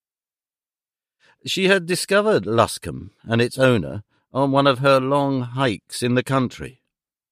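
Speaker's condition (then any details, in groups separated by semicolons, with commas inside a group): No condition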